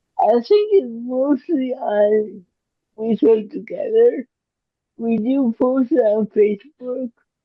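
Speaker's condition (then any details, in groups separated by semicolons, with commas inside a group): Cerebral palsy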